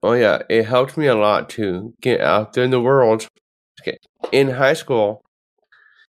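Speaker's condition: Down syndrome; from birth

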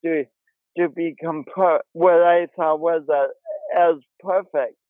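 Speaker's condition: Cerebral palsy; practices yoga

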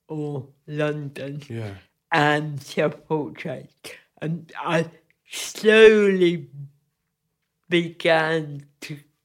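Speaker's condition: Cerebral palsy; cerebral palsy from birth, affects physical movement when making art, loses balance often, must move carefully

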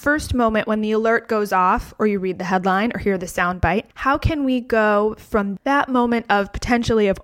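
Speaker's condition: No condition

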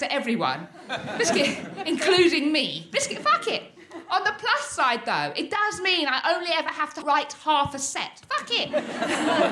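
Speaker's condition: Tourette's syndrome; uses wheelchair

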